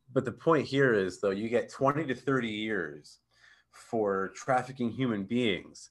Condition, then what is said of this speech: No condition.